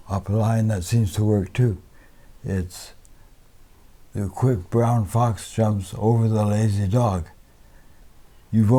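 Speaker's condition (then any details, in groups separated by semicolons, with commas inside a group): Parkinson's disease; bilateral deep brain stimulation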